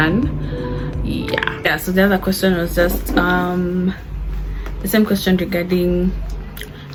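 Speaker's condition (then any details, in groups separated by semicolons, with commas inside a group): No condition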